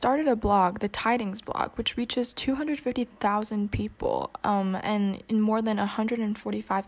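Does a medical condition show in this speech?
No.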